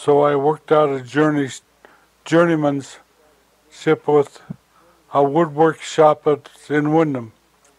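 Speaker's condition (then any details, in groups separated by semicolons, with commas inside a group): Stroke; stroke at age 78, trembling hands, fell and broke hip, arterial aneurysm found on x-rays, surgery; convalescing at home after aneurysm surgery, could not walk for a while, even with walker; slurred speech after stroke, hard time finding words, shaky voice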